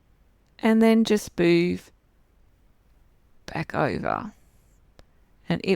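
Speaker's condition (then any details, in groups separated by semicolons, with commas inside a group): No condition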